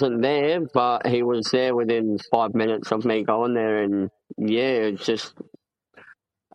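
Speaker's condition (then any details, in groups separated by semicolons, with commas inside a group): Cleft palate; congenital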